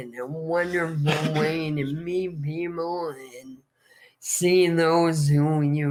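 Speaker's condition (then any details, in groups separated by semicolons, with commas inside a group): ALS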